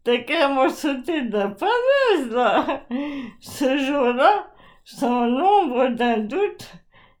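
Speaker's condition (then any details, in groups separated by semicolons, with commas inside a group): ALS (Charcot's disease); progressive muscle atrophy throughout body, leading toward complete paralysis; sees speech therapist; voice very severely affected, gradually deteriorating, articulation problems, not a mental impairment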